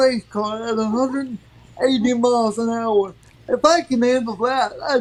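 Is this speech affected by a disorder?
Yes: cerebral palsy; from birth.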